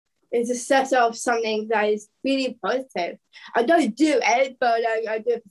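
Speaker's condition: Down syndrome; extra chromosome, 17 years old

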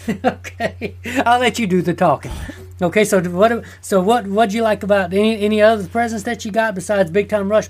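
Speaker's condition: No condition

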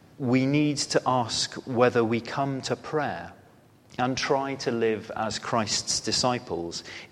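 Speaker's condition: No condition

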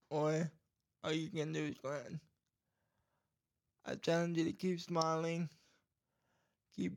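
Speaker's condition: Cerebral palsy; voice goes in and out sometimes

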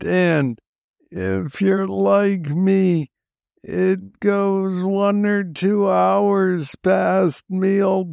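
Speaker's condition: Parkinson's disease, young onset; diagnosed age 35

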